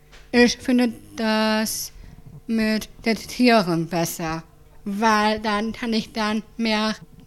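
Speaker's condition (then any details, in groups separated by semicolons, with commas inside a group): Down syndrome; trisomy 21, chromosome 21 present three times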